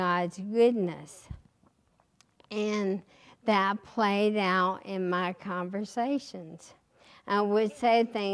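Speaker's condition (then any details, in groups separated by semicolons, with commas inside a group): ALS; recently diagnosed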